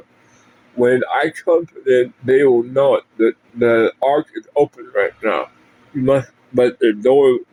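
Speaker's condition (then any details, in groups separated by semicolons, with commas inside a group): Parkinson's; speech impediment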